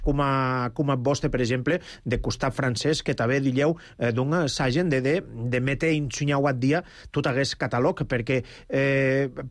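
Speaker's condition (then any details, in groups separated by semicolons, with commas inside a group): No condition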